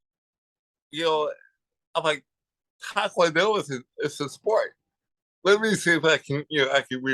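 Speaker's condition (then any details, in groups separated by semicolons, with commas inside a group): Cerebral palsy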